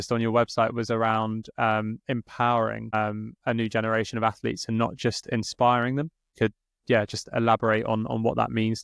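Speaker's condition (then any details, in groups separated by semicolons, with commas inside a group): No condition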